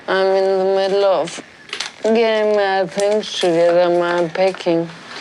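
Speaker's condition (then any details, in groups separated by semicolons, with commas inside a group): Brain injury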